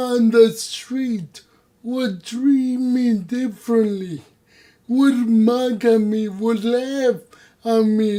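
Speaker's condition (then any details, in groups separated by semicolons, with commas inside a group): Cerebral palsy; voice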